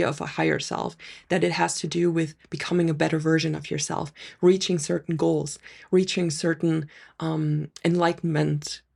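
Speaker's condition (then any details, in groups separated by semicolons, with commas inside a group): No condition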